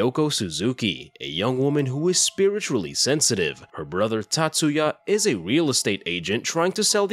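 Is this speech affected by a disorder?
No.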